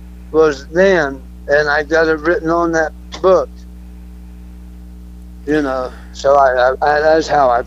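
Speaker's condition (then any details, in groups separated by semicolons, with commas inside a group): Throat cancer; cancer survivor, alive and well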